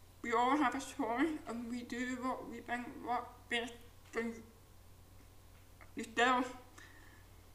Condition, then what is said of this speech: Deafness. And I would like to do, I'm really hoping I'm um, speaking clear and you can all understand me.